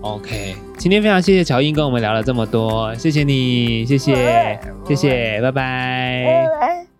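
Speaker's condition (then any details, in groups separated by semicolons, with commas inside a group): No condition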